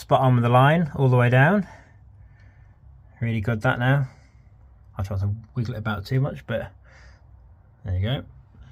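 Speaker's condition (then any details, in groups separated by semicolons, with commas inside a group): No condition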